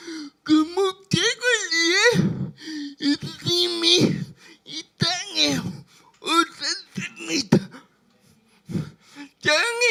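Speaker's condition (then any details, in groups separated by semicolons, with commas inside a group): Brain lesion disability grade 1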